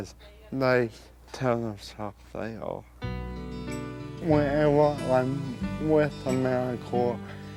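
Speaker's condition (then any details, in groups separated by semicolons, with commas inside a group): Cerebral palsy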